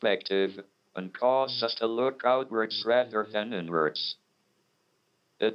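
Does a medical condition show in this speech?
Yes: motor neuron disease (ALS), through a speech-generating device; body hardly works at all; discomfort.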